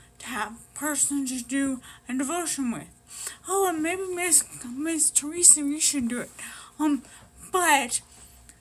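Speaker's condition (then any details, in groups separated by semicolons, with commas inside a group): Brain injury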